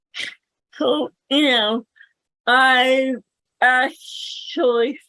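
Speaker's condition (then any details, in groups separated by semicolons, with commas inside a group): Cerebral palsy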